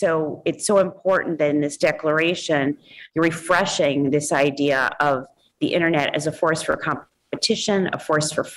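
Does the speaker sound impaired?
No.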